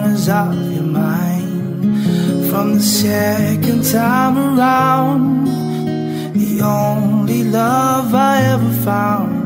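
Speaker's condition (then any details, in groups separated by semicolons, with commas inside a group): No condition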